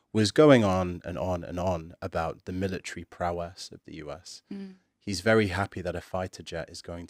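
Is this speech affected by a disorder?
No.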